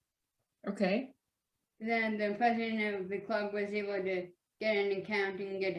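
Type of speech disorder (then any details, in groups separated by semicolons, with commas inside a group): Childhood apraxia of speech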